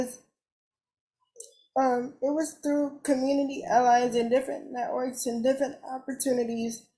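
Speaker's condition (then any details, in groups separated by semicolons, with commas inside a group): Cerebral palsy; cerebral palsy, uses wheelchair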